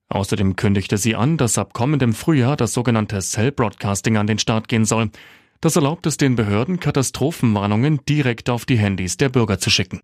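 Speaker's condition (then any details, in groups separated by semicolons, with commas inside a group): No condition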